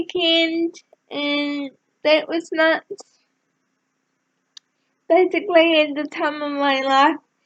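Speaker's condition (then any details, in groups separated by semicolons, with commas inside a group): Cerebral palsy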